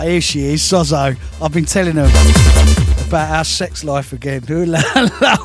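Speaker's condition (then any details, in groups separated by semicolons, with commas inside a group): No condition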